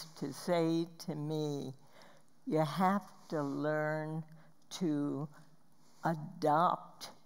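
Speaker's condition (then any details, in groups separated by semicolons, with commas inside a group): Spasmodic dysphonia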